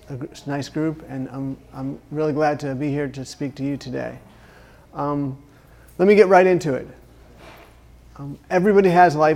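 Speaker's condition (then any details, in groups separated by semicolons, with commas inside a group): Parkinson's disease; left foot dystonia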